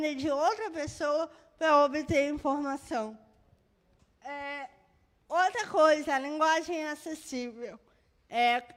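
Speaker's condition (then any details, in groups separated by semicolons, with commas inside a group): Cerebral palsy; birth brain injury; moderate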